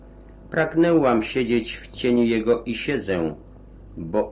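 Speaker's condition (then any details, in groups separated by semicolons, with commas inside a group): No condition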